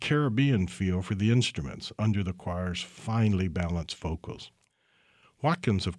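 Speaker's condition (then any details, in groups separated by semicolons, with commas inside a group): No condition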